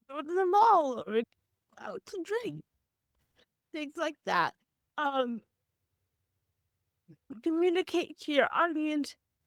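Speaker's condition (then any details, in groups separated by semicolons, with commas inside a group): Cerebral palsy; from birth; had speech therapy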